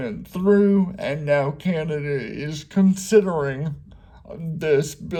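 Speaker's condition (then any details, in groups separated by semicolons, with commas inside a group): Cerebral palsy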